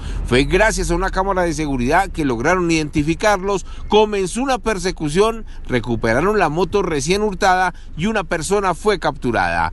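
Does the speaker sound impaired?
No.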